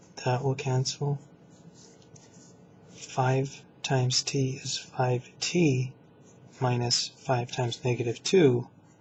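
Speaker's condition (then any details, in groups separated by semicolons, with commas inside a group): No condition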